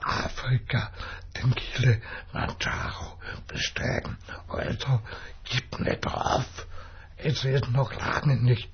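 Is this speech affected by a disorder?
Yes: dystonia with speech disorder; lifelong, first noticed at age 6 in primary school, could not write as a child; can only speak slowly.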